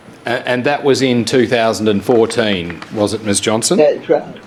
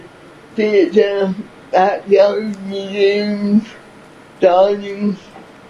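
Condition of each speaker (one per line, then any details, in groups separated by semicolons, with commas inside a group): No condition
Cerebral palsy; from birth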